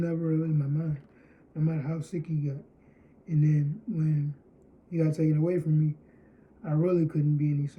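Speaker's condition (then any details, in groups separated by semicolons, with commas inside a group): Cerebral palsy, spastic diplegia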